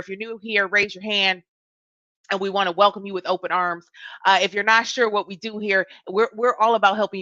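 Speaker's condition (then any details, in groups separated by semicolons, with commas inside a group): No condition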